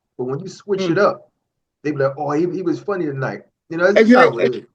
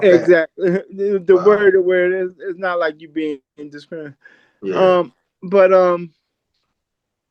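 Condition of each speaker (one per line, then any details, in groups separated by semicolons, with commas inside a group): No condition
Cerebral palsy; from birth; uses cane about 8-10 years, sometimes stumbles or falls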